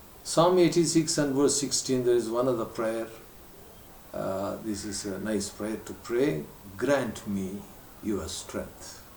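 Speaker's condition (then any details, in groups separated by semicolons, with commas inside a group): No condition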